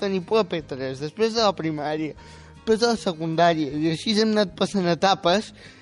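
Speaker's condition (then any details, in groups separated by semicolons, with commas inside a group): Spastic quadriplegic cerebral palsy; age 18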